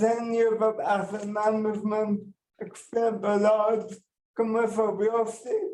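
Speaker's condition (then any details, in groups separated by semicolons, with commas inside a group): Cerebral palsy; power wheelchair user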